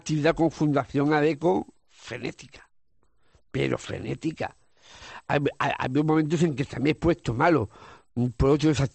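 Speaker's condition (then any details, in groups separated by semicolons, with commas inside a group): Down syndrome; congenital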